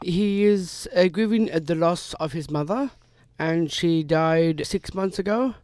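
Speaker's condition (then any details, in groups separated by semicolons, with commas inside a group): Down syndrome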